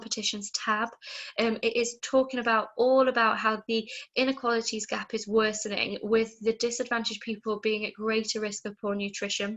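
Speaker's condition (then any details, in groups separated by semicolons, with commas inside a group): No condition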